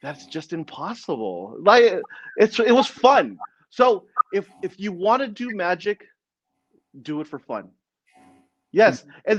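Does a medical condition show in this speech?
No.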